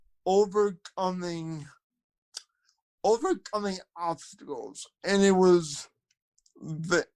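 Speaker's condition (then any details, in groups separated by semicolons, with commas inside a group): Cerebral palsy, spastic quadriplegia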